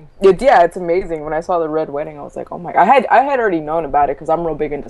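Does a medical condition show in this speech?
No.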